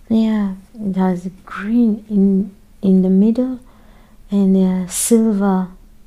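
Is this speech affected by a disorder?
No.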